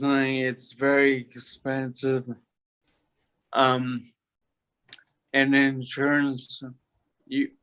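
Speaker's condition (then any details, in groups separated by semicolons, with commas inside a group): Toxic leukoencephalopathy, locked-in syndrome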